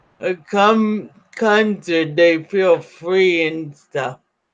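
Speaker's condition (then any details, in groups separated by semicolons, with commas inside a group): Cerebral palsy; spasticity, startle reflex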